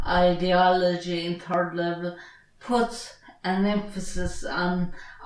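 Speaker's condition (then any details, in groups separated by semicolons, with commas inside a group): Traumatic brain injury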